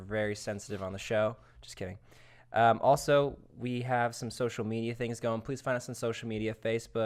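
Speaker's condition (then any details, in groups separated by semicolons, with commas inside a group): No condition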